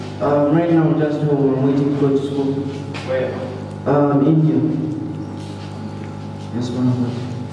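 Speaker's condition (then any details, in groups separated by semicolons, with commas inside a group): No condition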